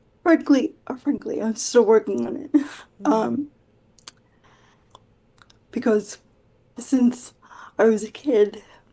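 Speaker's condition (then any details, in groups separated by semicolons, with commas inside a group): Quadriplegic cerebral palsy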